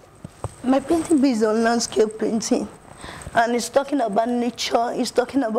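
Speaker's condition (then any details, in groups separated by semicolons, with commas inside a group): Cerebral palsy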